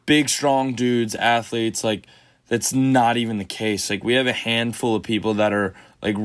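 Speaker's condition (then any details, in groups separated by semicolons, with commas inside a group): No condition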